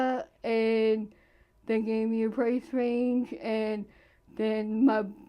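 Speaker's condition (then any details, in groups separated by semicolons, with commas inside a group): Cerebral palsy; present from birth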